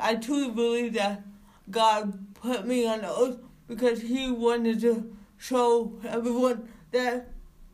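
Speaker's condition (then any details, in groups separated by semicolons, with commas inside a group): Cerebral palsy; no wheelchair use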